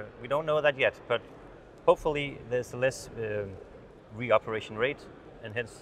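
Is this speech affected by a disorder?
No.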